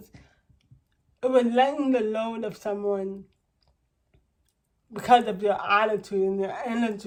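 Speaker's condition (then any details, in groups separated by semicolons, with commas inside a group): Cerebral palsy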